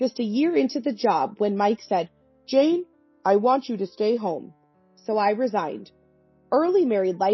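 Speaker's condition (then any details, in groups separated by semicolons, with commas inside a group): No condition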